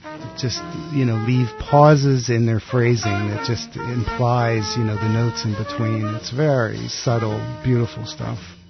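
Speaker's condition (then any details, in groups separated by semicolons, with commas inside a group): No condition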